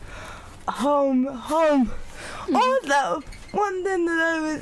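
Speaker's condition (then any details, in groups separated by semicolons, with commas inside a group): Cerebral palsy; cognitive function unaffected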